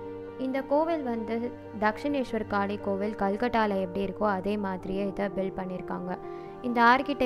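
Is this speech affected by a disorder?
No.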